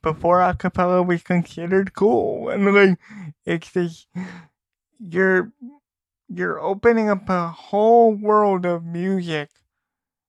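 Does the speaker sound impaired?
Yes: cerebral palsy; a brain injury; not a smooth, fast talking radio voice.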